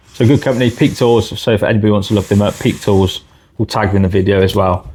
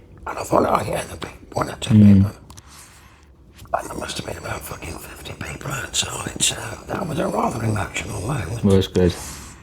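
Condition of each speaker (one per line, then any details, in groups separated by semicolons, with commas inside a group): No condition
Laryngectomy; permanent tracheostomy, throat scar tissue; seven years since operation; breathes through tracheostomy, cold air hinders breathing, frequent throat clearing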